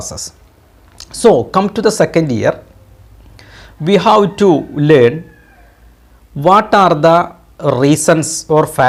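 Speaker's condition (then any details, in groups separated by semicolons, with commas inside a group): No condition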